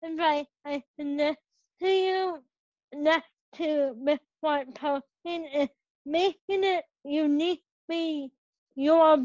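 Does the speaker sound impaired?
Yes: cerebral palsy; present from birth; age 21.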